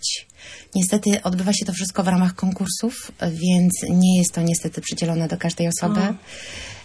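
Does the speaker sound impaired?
No.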